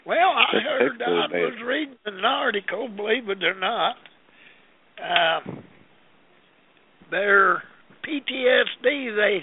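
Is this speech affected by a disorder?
Yes: Parkinson's disease; Parkinson's for quite some time, tremor, trouble with fine hand work as watchmaker.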